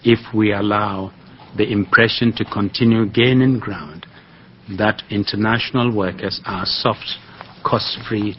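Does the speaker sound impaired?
No.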